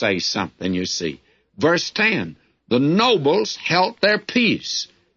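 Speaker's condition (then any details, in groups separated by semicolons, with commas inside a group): No condition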